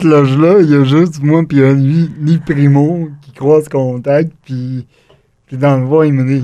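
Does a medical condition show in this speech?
Yes: cerebral palsy; acquired, wheelchair user.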